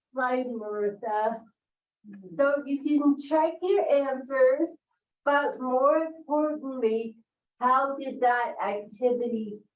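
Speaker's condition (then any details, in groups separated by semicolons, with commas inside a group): Cerebral palsy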